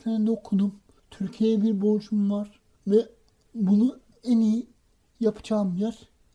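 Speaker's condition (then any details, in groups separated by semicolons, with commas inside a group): Cerebral palsy; hand tremor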